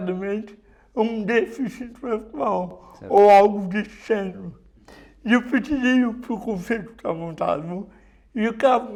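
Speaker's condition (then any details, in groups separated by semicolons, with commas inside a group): Cerebral palsy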